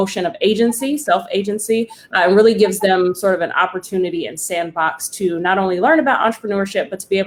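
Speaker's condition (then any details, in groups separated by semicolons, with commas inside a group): No condition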